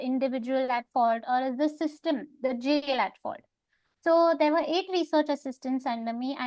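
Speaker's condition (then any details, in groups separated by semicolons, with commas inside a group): No condition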